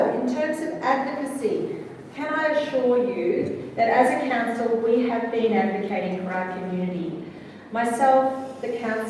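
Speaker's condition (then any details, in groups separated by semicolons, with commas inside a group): No condition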